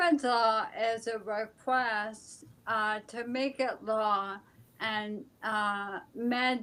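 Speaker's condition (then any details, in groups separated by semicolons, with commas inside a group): ALS; speech affected but still understandable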